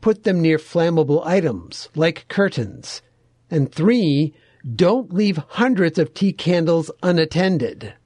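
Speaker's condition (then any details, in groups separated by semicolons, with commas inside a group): No condition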